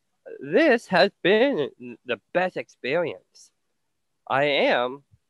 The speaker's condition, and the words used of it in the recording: Down syndrome. Well, I think you communicate very clearly. You're a very great speaker.